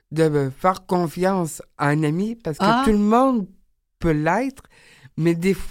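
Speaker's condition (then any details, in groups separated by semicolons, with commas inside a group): Down syndrome; described as very talkative, at ease and eager to speak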